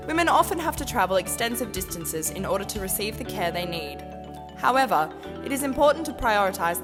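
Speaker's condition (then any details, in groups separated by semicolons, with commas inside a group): No condition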